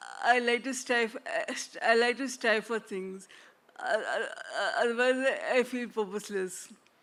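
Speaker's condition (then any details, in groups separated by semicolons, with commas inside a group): Traumatic brain injury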